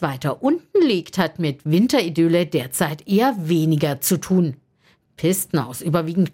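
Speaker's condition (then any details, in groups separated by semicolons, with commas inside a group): No condition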